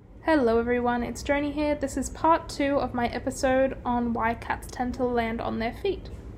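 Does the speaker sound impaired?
No.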